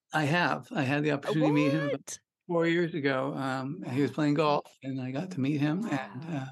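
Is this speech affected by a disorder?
Yes: Parkinson's disease; onset at about 35, pinky tremor first, suspected perchlethrin exposure, UCSF deep brain stimulation, chest pacemaker; about 20 years since diagnosis, DBS a year ago controls dyskinesia, less medication, walking hard unmedicated.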